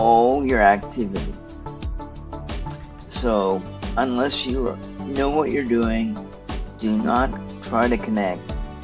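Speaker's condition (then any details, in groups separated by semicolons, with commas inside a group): Cerebral palsy; stiff muscles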